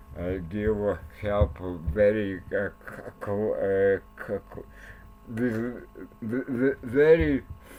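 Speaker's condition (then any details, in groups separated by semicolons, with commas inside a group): Cerebral palsy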